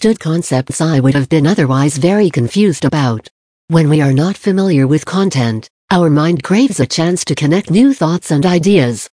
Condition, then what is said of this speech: None; typical speech.